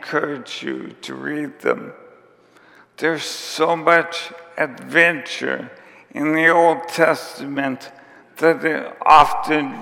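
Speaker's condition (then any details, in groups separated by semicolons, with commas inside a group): ALS; onset with tiredness and clumsiness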